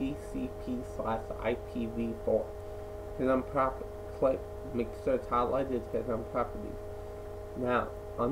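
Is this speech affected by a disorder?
Yes: cerebral palsy.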